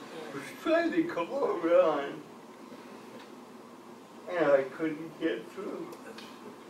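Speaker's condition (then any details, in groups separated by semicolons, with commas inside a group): Cerebral palsy; from birth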